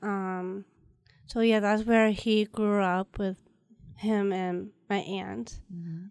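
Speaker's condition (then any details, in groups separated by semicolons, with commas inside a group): Down syndrome; known since infancy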